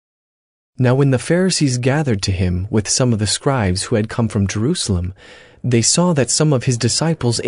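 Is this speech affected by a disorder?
No.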